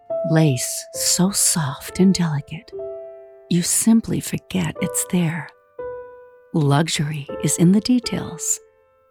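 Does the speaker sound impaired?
No.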